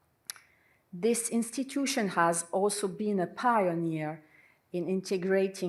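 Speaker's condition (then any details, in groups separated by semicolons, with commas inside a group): No condition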